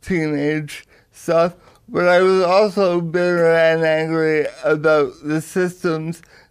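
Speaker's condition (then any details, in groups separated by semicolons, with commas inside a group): Cerebral palsy; power wheelchair user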